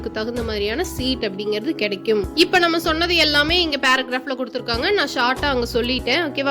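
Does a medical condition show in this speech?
No.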